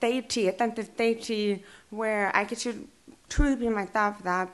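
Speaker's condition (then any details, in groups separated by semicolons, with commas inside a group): Deaf and hard of hearing; since childhood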